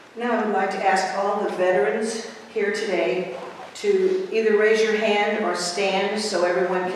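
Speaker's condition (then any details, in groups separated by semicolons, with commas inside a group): No condition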